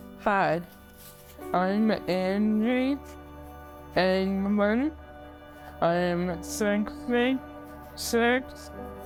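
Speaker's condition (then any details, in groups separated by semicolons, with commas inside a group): Bulbar-onset ALS; progressively worse, voice trouble two years before diagnosis, fairly independent; hoarse harsh voice, extremely short of breath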